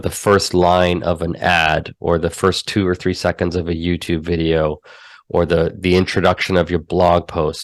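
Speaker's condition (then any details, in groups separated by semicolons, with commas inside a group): No condition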